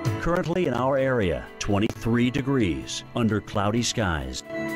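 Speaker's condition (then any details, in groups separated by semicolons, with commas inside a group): No condition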